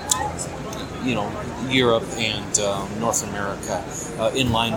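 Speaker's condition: No condition

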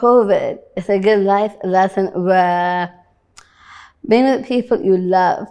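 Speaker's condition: Down syndrome

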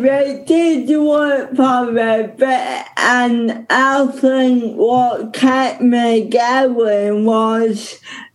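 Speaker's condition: Ataxic cerebral palsy; no breathing for 17 minutes

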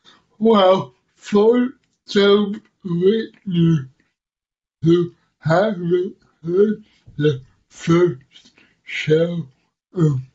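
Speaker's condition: Cerebral palsy; audiences initially unsure they can understand speech, speech described as hard to understand

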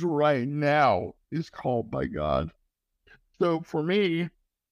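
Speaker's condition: Cerebral palsy

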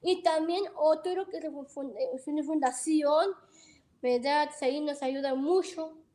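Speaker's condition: Down syndrome; ongoing therapies

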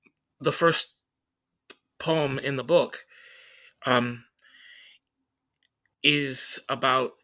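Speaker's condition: Stutter; stutters during conversation; prolonged sounds, blocks

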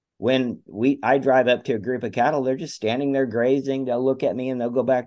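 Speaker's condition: No condition

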